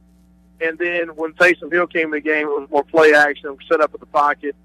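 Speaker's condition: No condition

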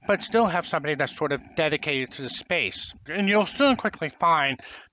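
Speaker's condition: Profound hearing loss, congenital

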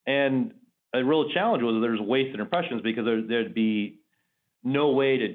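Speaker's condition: No condition

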